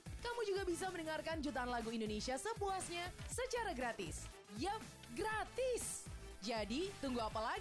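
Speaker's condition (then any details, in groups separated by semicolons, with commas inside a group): No condition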